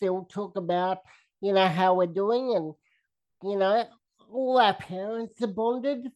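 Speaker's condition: Cerebral palsy, spastic quadriplegia

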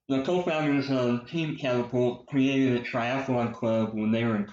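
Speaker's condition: Cleft lip and palate; congenital

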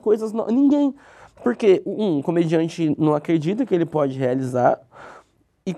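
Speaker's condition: Cleft lip; congenital cleft lip

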